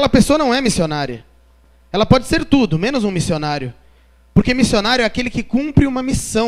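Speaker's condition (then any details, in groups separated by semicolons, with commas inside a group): No condition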